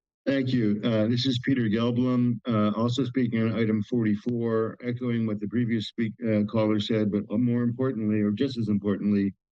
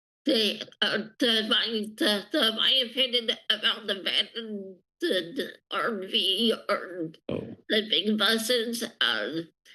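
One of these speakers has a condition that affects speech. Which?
The second: speech impairment; needs extra time to speak.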